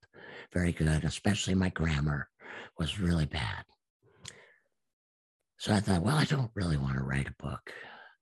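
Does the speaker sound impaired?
Yes: absent vocal cords; self-taught speech over about ten years, sounds made first then shaped by mouth, slight hoarseness, unique voice.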